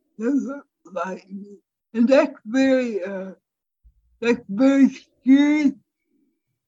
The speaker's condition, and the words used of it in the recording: Cerebral palsy. Instead of asking me, because they feel like if I got a speaking impairment, I must have a cognitive disability as well.